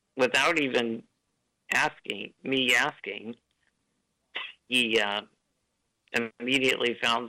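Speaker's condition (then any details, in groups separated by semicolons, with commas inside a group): Duchenne muscular dystrophy; ventilator may be audible, cadence slightly different, works well for him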